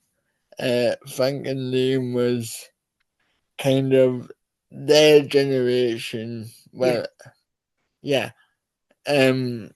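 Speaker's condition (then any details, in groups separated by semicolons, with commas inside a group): Cerebral palsy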